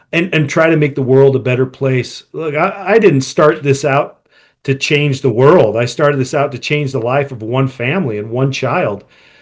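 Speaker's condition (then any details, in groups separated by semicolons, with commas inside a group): No condition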